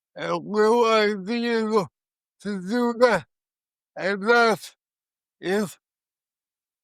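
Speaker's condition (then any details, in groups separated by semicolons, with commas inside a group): Cerebral palsy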